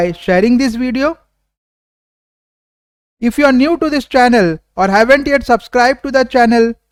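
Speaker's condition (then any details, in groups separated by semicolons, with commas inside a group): No condition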